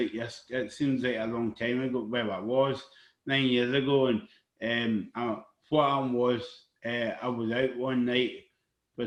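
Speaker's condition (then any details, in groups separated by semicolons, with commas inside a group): Cerebral palsy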